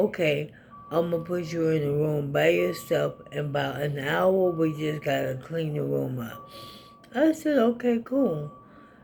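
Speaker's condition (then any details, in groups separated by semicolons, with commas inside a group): ALS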